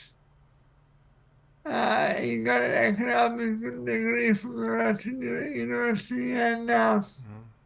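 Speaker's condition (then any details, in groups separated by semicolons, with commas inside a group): Cerebral palsy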